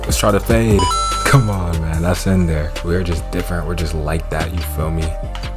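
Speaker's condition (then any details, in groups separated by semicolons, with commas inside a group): No condition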